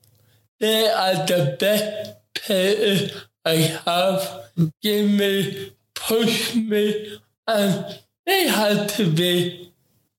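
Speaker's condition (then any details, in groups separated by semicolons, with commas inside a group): Ataxic cerebral palsy; affects coordination, movement, posture and balance; affects talking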